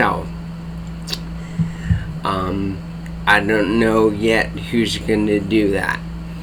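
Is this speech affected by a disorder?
Yes: ALS; bulbar onset, face, tongue, mouth muscles; slurring began about a year ago, breathing monitored; slurred slow speech, weak tongue, tires talking, swallowing difficulty.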